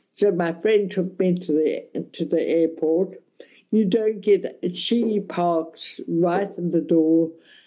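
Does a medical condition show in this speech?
Yes: cerebral palsy; mild, affects balance and hand control, walks, wheelchair after long flights, breathless rushing off planes; speech affected a bit.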